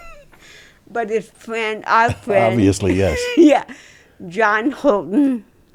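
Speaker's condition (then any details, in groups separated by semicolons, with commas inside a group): Cerebral palsy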